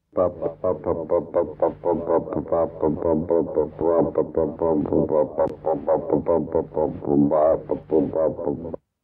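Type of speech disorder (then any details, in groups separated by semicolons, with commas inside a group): Ataxic dysarthria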